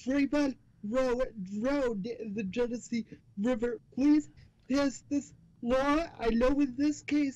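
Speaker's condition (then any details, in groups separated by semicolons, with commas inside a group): Cerebral palsy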